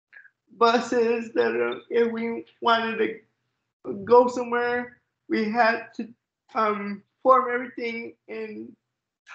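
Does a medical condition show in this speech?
Yes: cerebral palsy; speech not impaired, sometimes hyperventilates when talking.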